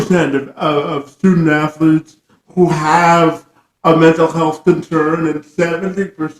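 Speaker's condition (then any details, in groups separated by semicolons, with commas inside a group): Cerebral palsy; present from birth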